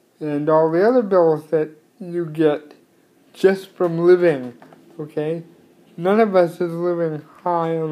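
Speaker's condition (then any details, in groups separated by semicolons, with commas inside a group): Cerebral palsy; from birth, cannot type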